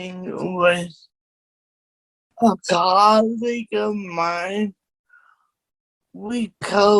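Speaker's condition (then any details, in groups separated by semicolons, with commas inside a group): Cerebral palsy; slight speech impediment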